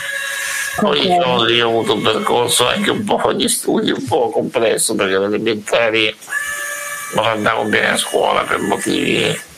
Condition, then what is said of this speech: Muscular dystrophy. Per esempio io utilizzo anche un ventilatore per la respirazione che lo utilizzo anche di giorno e grazie a quello io comunque riesco a parlare